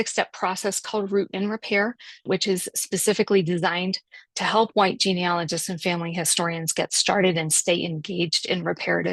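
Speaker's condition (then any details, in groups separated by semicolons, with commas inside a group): No condition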